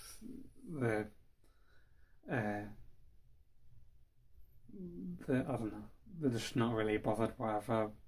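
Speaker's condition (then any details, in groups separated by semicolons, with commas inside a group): Cerebral palsy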